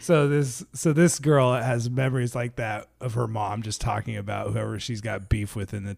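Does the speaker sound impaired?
No.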